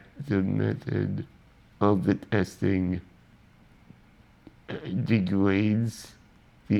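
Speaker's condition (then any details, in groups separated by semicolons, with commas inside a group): Spinal muscular atrophy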